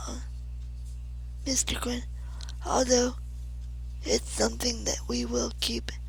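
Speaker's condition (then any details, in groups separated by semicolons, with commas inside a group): Cerebral palsy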